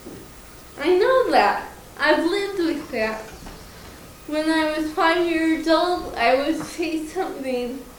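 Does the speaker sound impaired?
Yes: cerebral palsy, mild.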